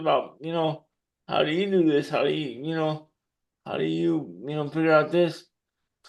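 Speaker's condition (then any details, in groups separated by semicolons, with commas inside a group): Cerebral palsy; dexterity issue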